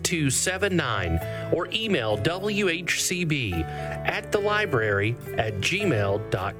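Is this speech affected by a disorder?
No.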